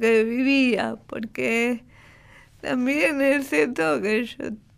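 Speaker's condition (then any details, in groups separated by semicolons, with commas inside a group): Cerebral palsy; prompting others' prejudice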